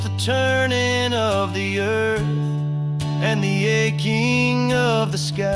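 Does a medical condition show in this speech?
No.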